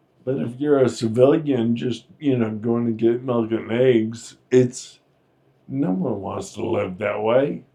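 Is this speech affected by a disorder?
Yes: Friedreich's ataxia; inherited, muscle degeneration; decades with it, progressively more disabled, needs help.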